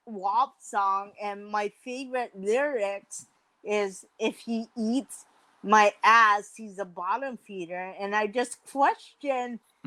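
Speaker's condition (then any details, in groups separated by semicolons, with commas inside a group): Mild cerebral palsy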